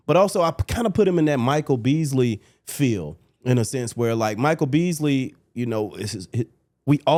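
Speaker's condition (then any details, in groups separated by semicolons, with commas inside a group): No condition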